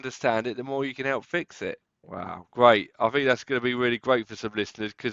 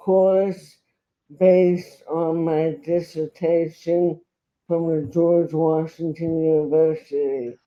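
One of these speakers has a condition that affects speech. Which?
The second: traumatic brain injury; traumatic, accident at 16, left arm spastic, tongue paralyzed; years post-injury, self-directed therapy, tendon release suggested; initially mute, relearned speech, new voice, lip hangs, drooling, relearned swallowing.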